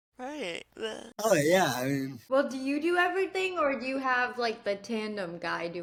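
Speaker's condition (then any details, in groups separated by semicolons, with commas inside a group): No condition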